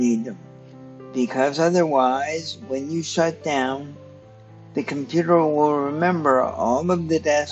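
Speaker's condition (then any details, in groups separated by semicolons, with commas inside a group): Cerebral palsy; stiff muscles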